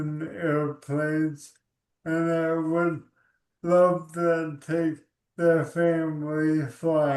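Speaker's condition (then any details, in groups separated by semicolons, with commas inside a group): ALS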